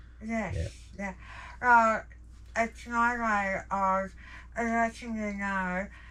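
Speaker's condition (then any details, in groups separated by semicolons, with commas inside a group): Jaw cancer surgery; tracheostomy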